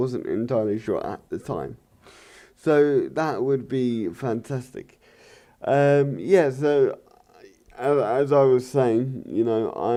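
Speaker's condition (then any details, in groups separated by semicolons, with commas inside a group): Cerebral palsy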